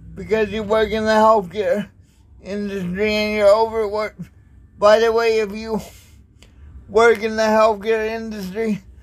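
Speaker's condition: Cerebral palsy

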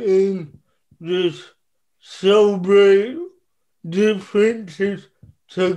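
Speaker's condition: Cerebral palsy; ongoing gym workouts

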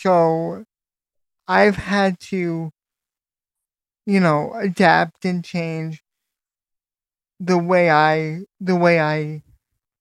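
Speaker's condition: Cerebral palsy; diagnosed at 2, home physical and occupational therapy for fine motor skills, cerebral palsy school at 3; vocal ability might be a little different

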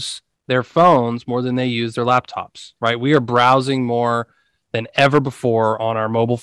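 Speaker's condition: No condition

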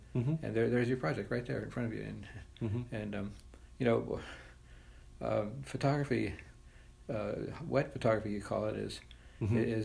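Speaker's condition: Parkinson's disease; traveling increasingly difficult

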